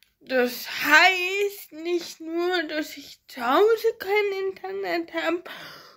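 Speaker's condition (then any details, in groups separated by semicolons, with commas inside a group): Ataxia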